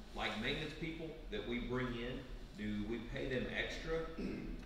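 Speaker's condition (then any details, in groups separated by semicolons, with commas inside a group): No condition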